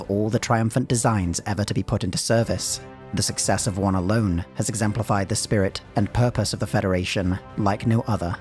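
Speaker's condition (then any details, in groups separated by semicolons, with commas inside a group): No condition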